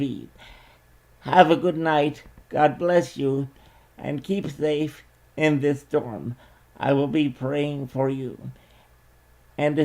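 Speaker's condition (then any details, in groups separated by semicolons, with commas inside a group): Cerebral palsy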